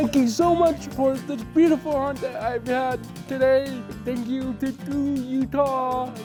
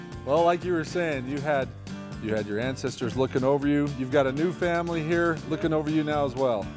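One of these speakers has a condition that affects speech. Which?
The first: cerebral palsy; uses wheelchair.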